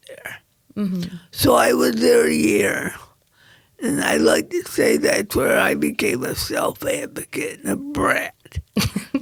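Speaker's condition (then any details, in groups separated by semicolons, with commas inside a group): Cerebral palsy; oxygen deprivation at birth, resuscitated at birth; about 73, vocal cords atrophied, gel then fat vocal cord injections; talked at four, drools slightly, voice worse after injection, lost projection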